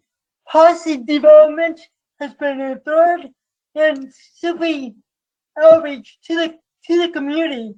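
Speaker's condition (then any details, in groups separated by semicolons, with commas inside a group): Cerebral palsy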